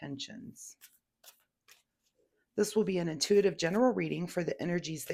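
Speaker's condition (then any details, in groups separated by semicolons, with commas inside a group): No condition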